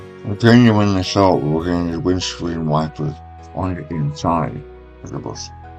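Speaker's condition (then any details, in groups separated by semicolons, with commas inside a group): Stage 4 tongue cancer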